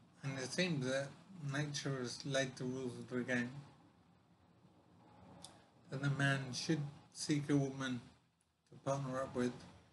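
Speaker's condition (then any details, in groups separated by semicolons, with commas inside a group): Brain injury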